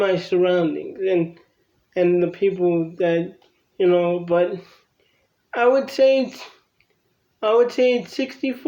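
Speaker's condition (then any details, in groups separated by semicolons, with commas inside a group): Cerebral palsy; from birth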